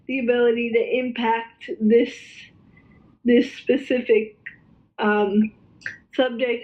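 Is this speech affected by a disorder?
Yes: cerebral palsy, spastic quadriplegia.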